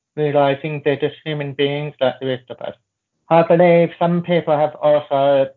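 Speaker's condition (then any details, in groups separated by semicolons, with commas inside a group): Deafness, born deaf, profound hearing loss; congenital deafness, moderate hearing loss at birth, profound from age 3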